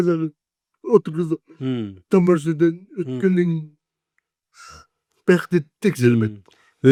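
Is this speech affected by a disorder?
Yes: cerebral palsy; 40 years with condition.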